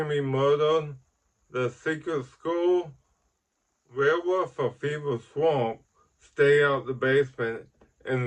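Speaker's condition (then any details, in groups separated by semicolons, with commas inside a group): Ataxic cerebral palsy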